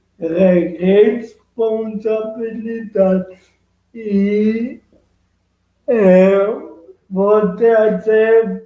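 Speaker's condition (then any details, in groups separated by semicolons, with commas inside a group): Cerebral palsy; present from birth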